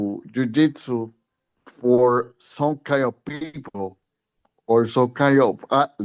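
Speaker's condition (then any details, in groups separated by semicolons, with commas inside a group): Cerebral palsy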